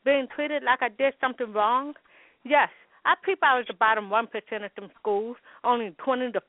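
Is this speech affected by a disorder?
Yes: hearing loss with speech impediment; congenital hearing loss, umbilical cord wrapped around neck at birth, hearing aids since 15 months; speech impediment caused by hearing loss.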